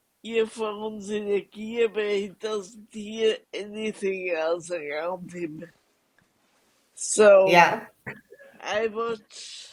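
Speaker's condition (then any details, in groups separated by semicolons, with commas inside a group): Multiple sclerosis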